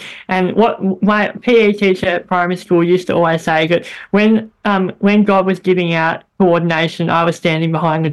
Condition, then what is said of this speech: Cleft palate. But I'm so incredible to see how far I've come with my speech.